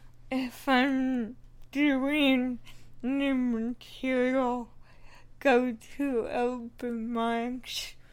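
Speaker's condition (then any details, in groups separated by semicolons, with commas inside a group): Cerebral palsy; speech therapy for pronunciation and breath support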